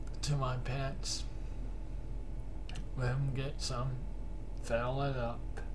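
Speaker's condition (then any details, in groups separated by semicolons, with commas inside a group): Cerebral palsy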